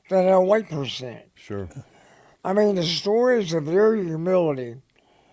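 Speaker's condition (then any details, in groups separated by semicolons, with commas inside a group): Head and neck cancer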